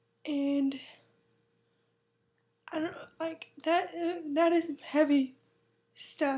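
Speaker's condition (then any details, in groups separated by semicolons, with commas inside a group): Cerebral palsy, spastic, mild; power wheelchair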